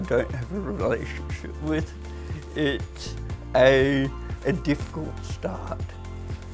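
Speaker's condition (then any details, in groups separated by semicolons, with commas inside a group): Cerebral palsy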